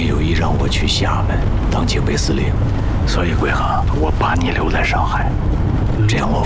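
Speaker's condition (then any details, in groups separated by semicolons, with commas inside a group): No condition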